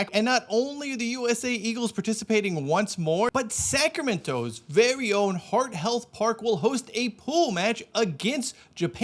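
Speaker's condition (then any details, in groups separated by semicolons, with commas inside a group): No condition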